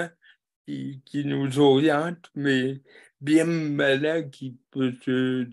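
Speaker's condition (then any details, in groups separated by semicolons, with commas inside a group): Cerebral palsy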